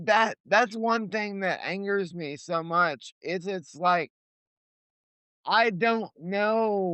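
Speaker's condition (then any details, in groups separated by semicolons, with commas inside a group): Cerebral palsy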